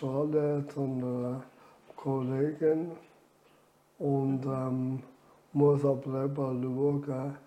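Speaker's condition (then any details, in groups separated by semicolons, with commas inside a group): ALS; about nine years since diagnosis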